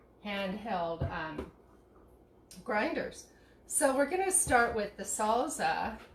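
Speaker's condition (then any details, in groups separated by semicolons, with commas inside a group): No condition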